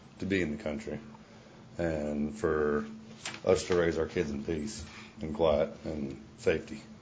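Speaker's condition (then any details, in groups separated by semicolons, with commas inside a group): No condition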